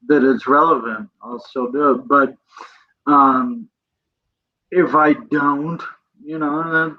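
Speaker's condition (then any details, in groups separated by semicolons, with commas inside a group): Cerebral palsy; present from birth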